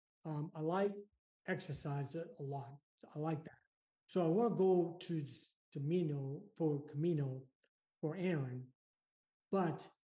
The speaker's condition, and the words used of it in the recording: Aphasia. I can't read very good. I can't math or or speech is not great, and a lot of comprehension.